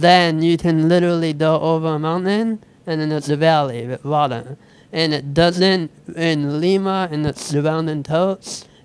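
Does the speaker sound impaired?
Yes: speech impediment; Google translator voice input once misrecognized speech, switched to typing instead.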